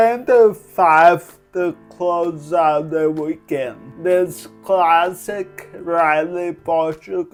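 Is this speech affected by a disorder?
Yes: cerebral palsy.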